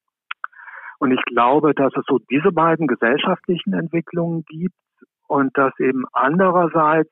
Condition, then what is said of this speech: No condition.